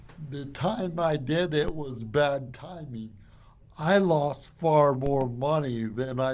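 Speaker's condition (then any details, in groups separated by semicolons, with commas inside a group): Cerebral palsy; from birth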